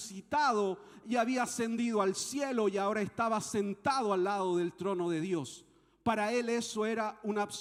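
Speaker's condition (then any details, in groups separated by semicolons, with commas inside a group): No condition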